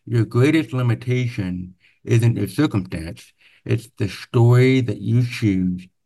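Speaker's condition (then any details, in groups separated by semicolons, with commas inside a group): Profound hearing loss, deaf accent; congenital very severe to profound hearing loss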